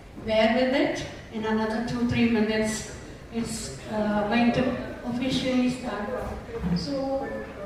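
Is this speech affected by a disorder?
No.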